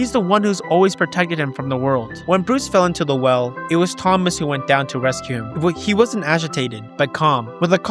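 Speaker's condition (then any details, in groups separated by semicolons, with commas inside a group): No condition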